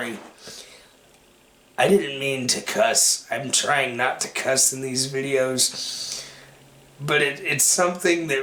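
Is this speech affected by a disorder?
Yes: cerebral palsy; takes medication.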